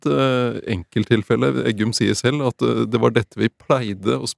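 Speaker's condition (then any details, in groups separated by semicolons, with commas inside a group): No condition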